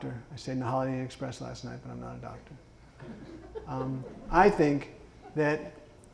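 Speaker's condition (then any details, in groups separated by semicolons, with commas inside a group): Parkinson's disease; some speech issues, ice water harms vocal cords, drinks warm water, speech therapy judged unnecessary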